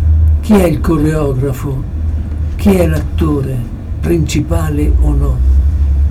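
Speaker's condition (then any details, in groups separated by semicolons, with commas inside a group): Parkinson's disease; approaching final stage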